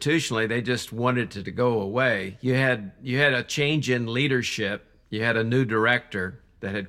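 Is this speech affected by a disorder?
No.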